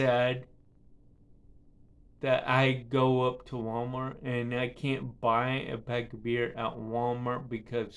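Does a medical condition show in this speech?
Yes: cerebral palsy; affects speech and balance.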